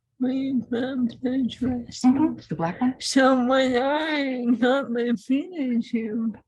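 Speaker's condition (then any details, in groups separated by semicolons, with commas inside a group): ALS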